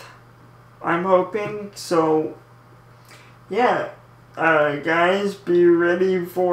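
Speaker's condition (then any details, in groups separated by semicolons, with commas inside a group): Cerebral palsy, mild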